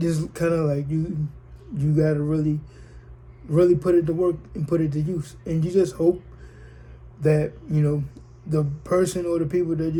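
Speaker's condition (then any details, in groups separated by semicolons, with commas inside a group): Cerebral palsy, spastic diplegia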